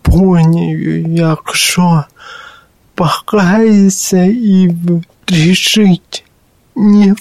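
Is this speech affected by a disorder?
Yes: cerebral palsy; speech defect noticeable to others, not heard by self, startled by own voice on microphone.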